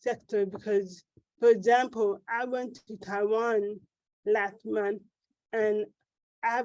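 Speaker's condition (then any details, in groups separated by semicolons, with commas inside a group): Cerebral palsy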